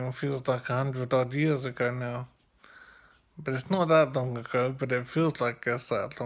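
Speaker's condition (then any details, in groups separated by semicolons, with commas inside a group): Brain injury; severe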